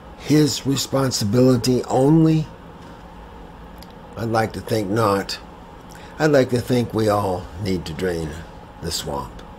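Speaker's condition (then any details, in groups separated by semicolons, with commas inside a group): No condition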